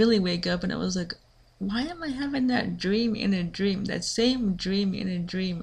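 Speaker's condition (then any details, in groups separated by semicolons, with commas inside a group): Cerebral palsy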